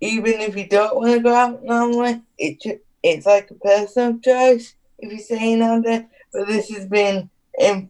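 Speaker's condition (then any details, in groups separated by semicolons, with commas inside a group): Cerebral palsy; needs adapted housing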